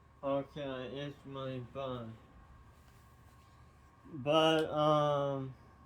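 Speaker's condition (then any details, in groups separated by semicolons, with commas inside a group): Tongue cancer surgery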